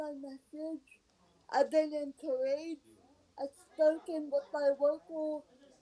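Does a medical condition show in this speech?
Yes: cerebral palsy; caused by infant encephalitis, scoliosis, back surgery, wheelchair user; 23 years, leg cramps.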